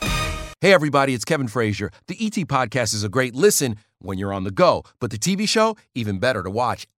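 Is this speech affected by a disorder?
No.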